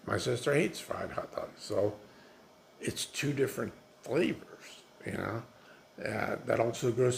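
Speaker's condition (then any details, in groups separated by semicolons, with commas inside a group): Multiple sclerosis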